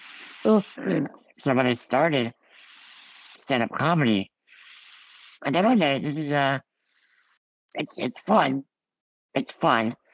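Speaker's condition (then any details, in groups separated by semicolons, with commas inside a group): Ullrich congenital muscular dystrophy; stopped breathing 2 minutes six weeks later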